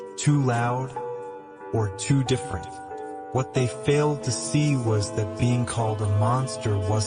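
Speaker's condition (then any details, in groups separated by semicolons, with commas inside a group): No condition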